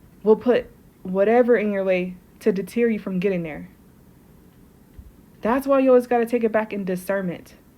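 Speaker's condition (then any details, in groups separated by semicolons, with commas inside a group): No condition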